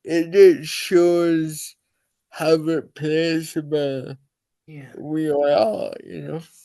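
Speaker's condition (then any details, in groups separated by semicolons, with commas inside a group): Cerebral palsy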